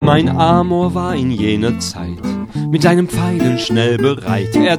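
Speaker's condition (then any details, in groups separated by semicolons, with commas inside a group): No condition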